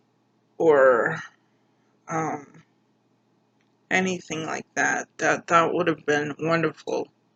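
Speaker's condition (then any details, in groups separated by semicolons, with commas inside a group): Cerebral palsy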